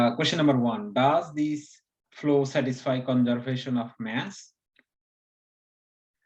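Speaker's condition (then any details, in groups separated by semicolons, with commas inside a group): No condition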